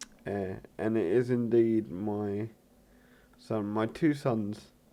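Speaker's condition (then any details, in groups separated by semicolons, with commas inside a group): Cerebral palsy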